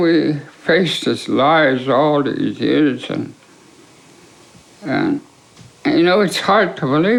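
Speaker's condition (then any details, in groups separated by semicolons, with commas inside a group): ALS; affects swallowing and speech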